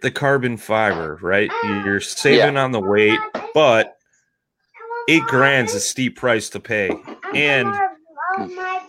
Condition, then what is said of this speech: None; typical speech.